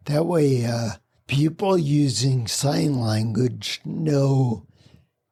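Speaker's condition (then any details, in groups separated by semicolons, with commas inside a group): Spinocerebellar ataxia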